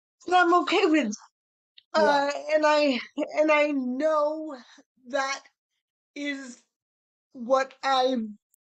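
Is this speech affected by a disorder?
Yes: cerebral palsy; spastic cerebral palsy.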